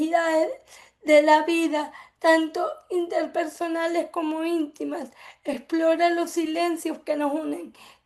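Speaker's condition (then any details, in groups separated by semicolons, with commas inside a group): Cerebral palsy; from birth; affects speech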